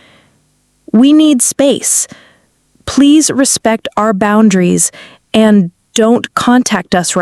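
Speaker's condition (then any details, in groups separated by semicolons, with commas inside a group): No condition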